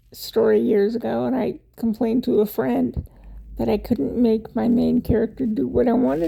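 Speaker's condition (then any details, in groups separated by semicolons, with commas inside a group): Cerebral palsy; wheelchair user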